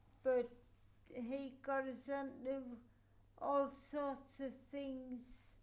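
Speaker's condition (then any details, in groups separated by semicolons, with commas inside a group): Multiple sclerosis; uses wheelchair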